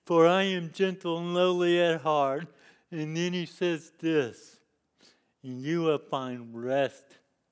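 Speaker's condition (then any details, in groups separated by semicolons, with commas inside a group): Cerebral palsy; lifelong disability since youth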